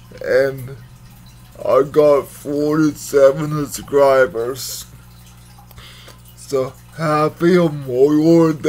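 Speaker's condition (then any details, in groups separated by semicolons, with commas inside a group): Cerebral palsy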